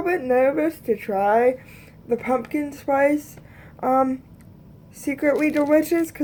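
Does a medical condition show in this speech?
Yes: cerebral palsy; both hands affected.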